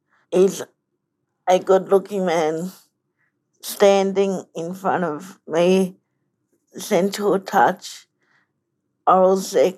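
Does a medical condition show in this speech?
Yes: cerebral palsy.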